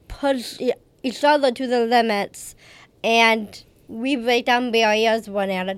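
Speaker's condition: Down syndrome; age 31

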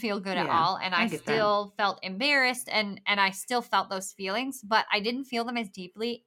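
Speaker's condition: Bilateral cleft lip and palate

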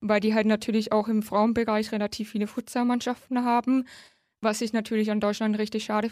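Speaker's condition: Hard of hearing since birth, congenital, cochlear implant, severe; left cochlear implant held by magnet

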